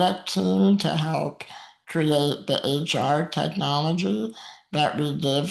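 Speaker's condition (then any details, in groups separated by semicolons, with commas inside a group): Muscular dystrophy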